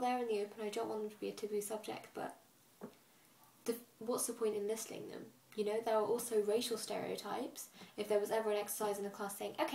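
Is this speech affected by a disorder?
No.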